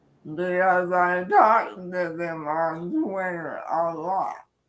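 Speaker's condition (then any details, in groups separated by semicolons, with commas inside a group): Cerebral palsy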